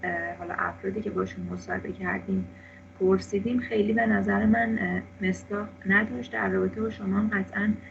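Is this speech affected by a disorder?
No.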